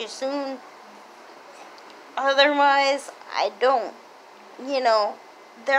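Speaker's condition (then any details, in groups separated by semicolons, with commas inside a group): Cerebral palsy; mainly right side, right hand contracted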